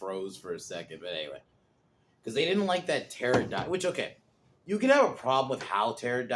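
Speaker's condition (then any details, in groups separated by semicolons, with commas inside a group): No condition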